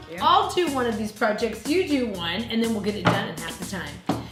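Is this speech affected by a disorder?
No.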